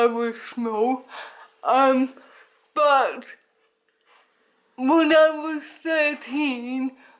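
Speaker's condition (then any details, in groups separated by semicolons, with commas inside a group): Cerebral palsy; affects speech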